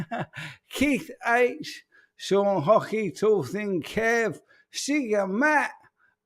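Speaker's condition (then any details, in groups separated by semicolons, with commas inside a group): ALS; speech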